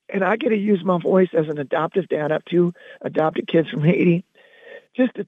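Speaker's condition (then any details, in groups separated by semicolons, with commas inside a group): Loss of singing voice; can still speak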